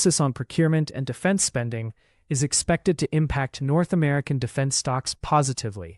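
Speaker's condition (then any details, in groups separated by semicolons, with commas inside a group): No condition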